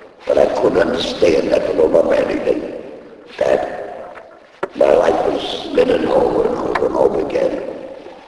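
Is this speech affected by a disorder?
Yes: laryngectomy; voice box removed by operation.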